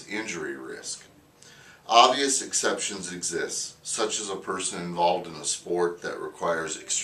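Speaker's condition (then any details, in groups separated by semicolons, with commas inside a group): No condition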